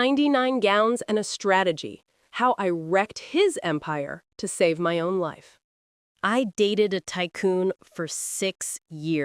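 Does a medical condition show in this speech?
No.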